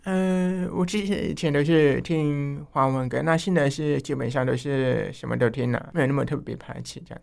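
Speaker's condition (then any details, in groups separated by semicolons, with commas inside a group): Hearing loss, enlarged vestibular aqueduct; long auditory-speech training with therapist 蘇心怡 into junior high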